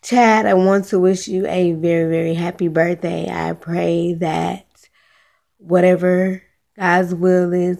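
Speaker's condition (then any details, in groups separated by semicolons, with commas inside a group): Cerebral palsy, spastic; now talking and breathing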